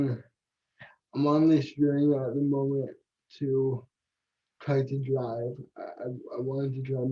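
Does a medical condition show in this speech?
Yes: cerebral palsy.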